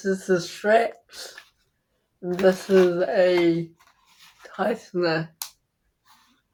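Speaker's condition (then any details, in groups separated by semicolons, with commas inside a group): Cerebral palsy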